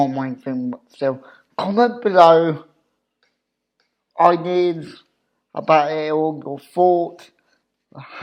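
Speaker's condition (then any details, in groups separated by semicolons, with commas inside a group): Cerebral palsy; wheelchair user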